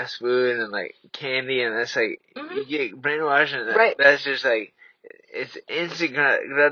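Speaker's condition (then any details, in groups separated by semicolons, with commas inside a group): Traumatic brain injury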